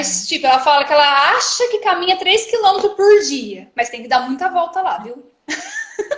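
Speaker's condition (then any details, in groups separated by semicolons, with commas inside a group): No condition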